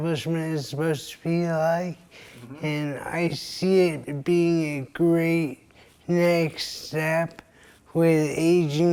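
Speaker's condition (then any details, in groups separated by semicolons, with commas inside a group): Traumatic brain injury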